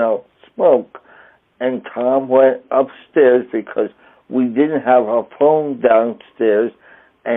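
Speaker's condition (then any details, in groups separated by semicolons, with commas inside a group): Traumatic brain injury; injury 33 years ago, relearned walking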